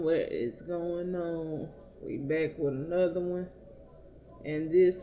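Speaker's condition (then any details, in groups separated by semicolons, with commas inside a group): Cerebral palsy; not paralyzed, can stand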